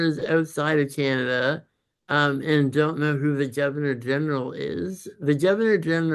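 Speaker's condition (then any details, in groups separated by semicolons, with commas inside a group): Congenital muscular dystrophy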